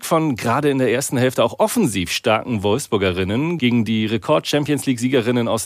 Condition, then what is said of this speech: None; typical speech.